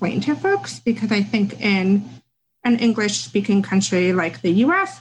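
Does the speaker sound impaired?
Yes: deafness; reads lips, wears cochlear implants; cannot hear anything when implants are off; had speech therapy.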